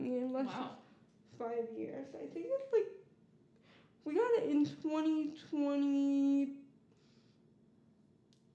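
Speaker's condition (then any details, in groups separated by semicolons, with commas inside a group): Cerebral palsy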